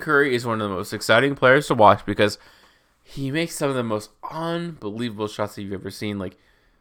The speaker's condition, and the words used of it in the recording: None; typical speech.